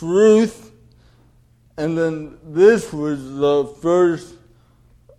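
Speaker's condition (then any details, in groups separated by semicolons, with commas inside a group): Cerebral palsy; delayed development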